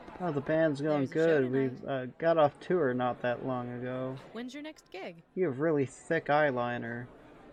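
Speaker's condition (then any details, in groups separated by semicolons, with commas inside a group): No condition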